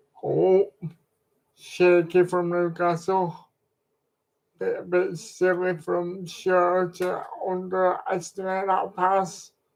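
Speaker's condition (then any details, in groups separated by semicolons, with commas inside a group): Cerebral palsy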